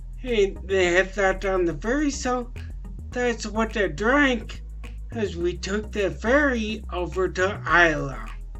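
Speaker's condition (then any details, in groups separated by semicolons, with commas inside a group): Traumatic brain injury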